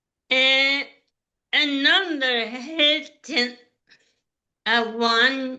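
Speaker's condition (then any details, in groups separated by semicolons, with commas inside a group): Cerebral palsy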